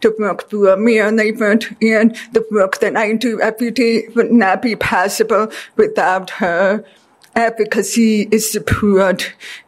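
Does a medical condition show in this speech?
Yes: deafness; deaf since childhood.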